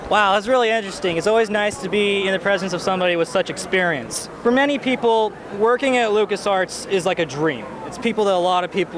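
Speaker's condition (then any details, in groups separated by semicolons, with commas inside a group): No condition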